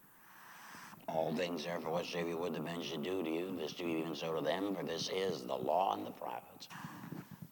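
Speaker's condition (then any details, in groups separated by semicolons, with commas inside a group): Laryngectomy; says used to serve God with voice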